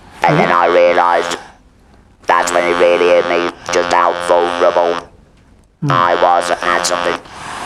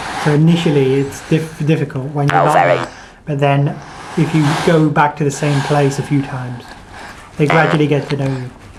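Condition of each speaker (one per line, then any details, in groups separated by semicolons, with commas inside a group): Laryngeal cancer with laryngectomy; laryngeal squamous cell carcinoma, laryngectomy; chemotherapy, radiotherapy, repeated surgery; lost speech after operation, speech therapy, slower speech clearer
No condition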